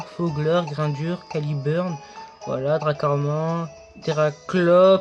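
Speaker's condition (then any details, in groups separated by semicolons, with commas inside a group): No condition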